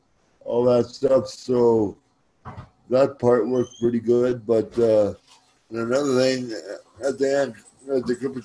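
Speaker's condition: Cerebral palsy; cannot climb stairs

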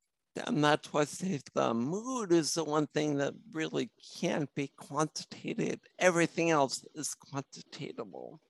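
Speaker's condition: Spinocerebellar ataxia; symptoms for over 40 years

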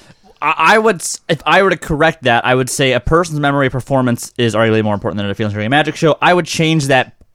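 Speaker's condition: No condition

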